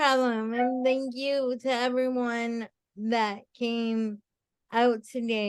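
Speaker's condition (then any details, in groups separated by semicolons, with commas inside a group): Cerebral palsy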